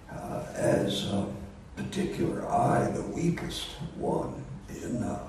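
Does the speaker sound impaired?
Yes: voice disorder; not contagious.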